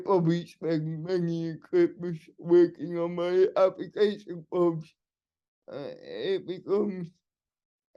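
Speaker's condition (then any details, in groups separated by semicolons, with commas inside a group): Cerebral palsy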